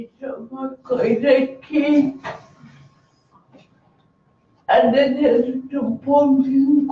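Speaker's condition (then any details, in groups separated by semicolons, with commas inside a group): Cerebral palsy; birth injury, motor impairment, cognition not affected; communicates using letters and symbols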